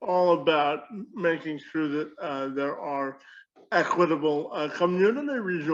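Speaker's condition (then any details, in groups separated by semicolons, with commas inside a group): Cerebral palsy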